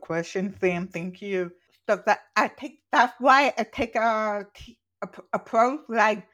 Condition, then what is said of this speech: Deafness. I was born profoundly deaf, and that came with this accent.